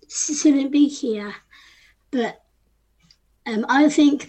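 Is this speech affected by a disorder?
Yes: Down syndrome; congenital, adult woman aged 25.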